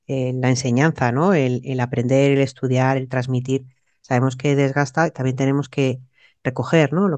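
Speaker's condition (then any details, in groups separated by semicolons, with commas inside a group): No condition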